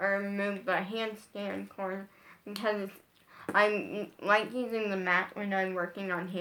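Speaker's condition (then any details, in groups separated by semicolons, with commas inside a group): Brain injury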